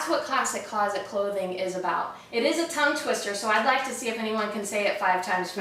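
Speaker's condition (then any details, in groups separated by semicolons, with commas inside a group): No condition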